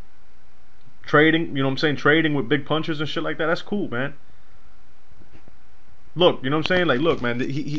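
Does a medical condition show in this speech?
No.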